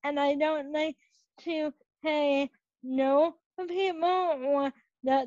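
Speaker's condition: Cerebral palsy; present from birth

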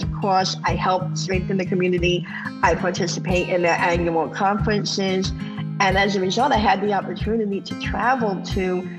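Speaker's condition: Bilateral cleft lip and palate; no proper suction

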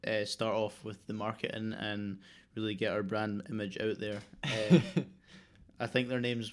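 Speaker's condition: No condition

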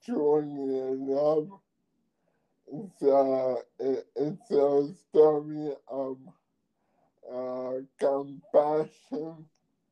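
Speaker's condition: ALS; nearly 10 years since diagnosis, progressing, still speaking with own voice

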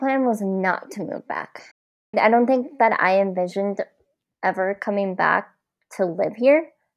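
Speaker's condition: Cleft palate; congenital

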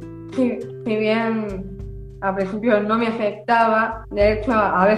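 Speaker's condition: Down syndrome; from birth

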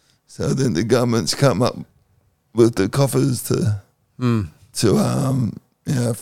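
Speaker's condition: Cerebral palsy; second COVID vaccine dose, Pfizer chosen on doctor's advice over AstraZeneca due to blood clot risk

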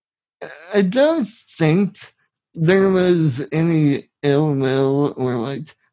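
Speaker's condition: Spinal muscular atrophy, severe; form of muscular dystrophy

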